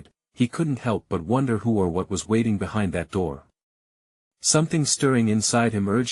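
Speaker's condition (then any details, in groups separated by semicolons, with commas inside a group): No condition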